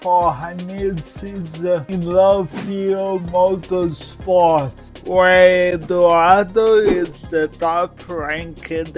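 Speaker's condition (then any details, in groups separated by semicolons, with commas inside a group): Cerebral palsy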